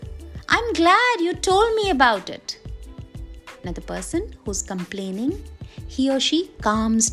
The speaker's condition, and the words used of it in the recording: No condition.